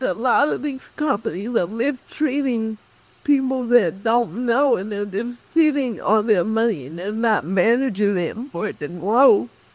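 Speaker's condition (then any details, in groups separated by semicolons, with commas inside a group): Cerebral palsy; speech affected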